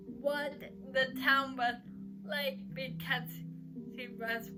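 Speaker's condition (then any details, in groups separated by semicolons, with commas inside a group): Cerebral palsy; uses crutches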